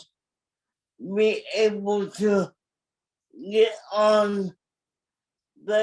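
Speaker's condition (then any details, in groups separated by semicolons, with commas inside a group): Cerebral palsy; from birth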